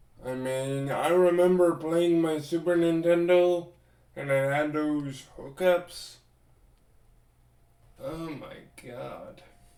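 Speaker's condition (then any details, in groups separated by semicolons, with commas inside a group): Cerebral palsy; limbs affected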